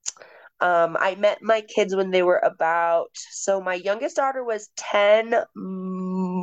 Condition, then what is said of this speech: Stuttering. I don't necessarily mind that I have a stutter, but there are times when it's so hard that I can't even speak.